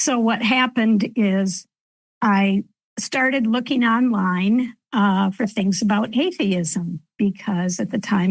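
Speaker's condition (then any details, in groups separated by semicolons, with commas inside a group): No condition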